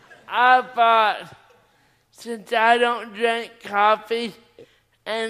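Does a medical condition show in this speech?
Yes: cerebral palsy; uses left hand only.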